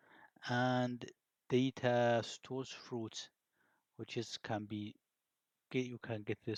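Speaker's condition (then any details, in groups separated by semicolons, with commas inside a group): No condition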